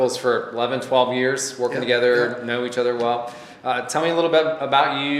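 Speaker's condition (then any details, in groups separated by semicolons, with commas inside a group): No condition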